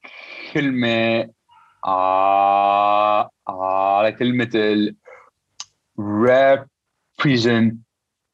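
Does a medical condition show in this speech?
Yes: stuttering; present since at least teenage years; stutter noticeable, joking about it helps listeners understand why speech sounds that way; here repeated sounds, prolonged sounds.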